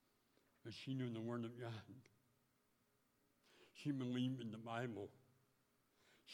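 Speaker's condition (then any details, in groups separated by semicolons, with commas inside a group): Speech impediment; taught tongue movement at 12, voicing with clothespin on nose, mirror under lips, impediment recognizable on radio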